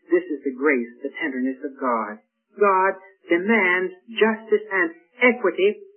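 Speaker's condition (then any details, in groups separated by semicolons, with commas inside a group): No condition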